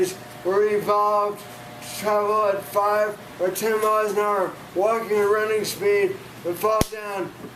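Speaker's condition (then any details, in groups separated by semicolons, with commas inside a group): Severe brain injury; walked on parallel bars months after injury, occupational and physical therapy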